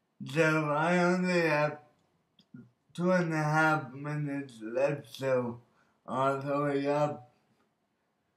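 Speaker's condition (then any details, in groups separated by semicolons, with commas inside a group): Birth oxygen deprivation brain injury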